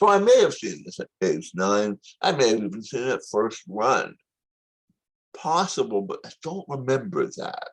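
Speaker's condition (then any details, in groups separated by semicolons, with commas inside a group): Tongue cancer surgery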